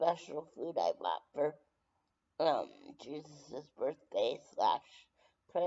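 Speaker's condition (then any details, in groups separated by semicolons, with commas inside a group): Brain injury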